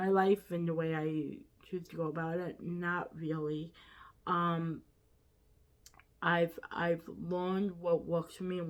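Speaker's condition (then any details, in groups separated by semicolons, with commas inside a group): Quadriplegic cerebral palsy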